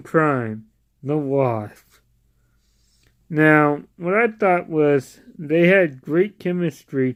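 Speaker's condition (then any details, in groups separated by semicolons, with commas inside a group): Cerebral palsy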